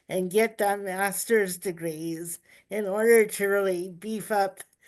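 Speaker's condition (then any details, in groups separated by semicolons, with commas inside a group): Cerebral palsy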